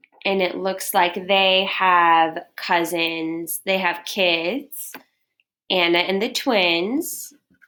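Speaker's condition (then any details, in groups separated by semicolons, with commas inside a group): No condition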